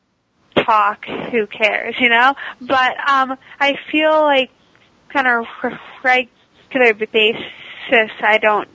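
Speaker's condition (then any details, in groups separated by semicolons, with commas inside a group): Stuttering; device cuts stuttering about 95%, still stutters at sentence onset, worse around unfamiliar people, sometimes avoids talking; prolonged sounds, blocks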